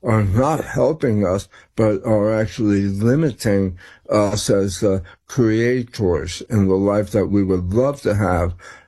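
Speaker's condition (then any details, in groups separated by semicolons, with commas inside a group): Tongue cancer; began with hearing problem and ear pain, throat scan malignant, later benign; slurred speech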